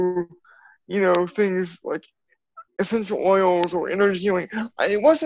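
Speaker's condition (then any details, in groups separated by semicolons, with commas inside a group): Cerebral palsy; from birth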